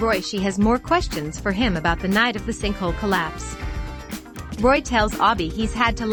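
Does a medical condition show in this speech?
No.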